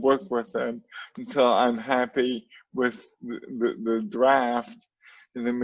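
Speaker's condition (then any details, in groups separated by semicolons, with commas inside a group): Cerebral palsy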